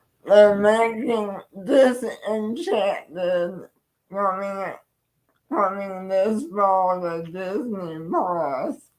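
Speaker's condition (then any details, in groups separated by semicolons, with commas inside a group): Cerebral palsy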